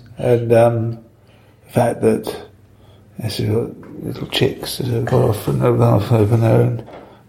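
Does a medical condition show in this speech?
Yes: Parkinson's; Parkinson's diagnosed early 2000s, about 5 years after restaurant opened, pioneering surgery, two brain wires, implanted battery; Parkinson's affects speech, rare audio interview.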